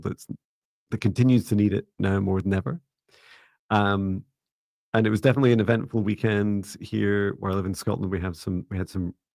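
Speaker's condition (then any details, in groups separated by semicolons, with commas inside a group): No condition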